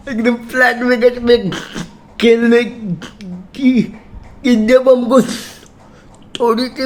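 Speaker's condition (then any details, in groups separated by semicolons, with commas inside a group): Cerebral palsy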